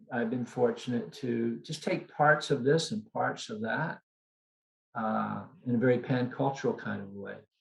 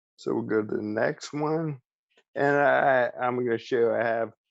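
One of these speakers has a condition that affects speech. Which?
The second: ALS; about 1.5 years since diagnosis, slow progression; speech still preserved.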